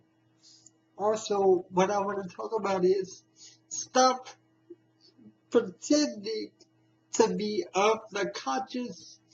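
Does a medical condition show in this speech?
Yes: spastic cerebral palsy.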